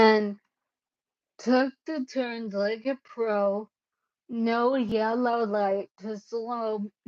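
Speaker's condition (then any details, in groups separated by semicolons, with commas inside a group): Cerebellar ataxia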